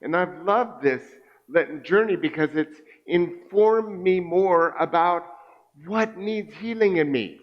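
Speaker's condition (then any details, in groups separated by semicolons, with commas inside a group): No condition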